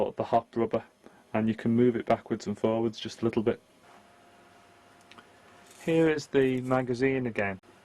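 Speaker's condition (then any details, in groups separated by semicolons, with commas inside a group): No condition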